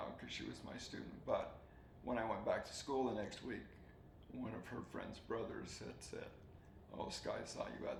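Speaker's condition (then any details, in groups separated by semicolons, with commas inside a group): ALS; soft spoken, swallowing getting harder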